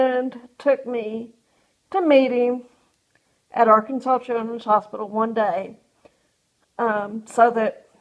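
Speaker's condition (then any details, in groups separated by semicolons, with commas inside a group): Cerebral palsy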